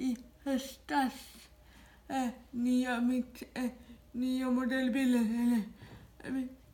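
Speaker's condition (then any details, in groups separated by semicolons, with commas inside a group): Dyskinetic cerebral palsy, severe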